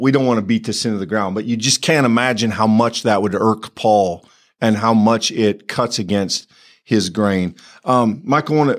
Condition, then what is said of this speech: None; typical speech.